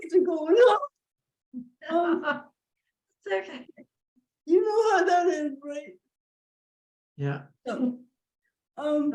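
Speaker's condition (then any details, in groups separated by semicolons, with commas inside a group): Cerebral palsy; wheelchair user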